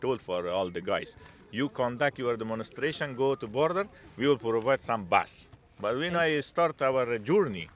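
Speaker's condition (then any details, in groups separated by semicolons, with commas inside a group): No condition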